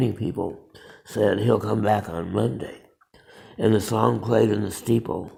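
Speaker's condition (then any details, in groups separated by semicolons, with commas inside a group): Parkinson's disease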